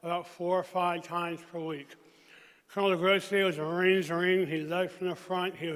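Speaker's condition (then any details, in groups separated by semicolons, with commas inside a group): Traumatic brain injury; emergency tracheotomy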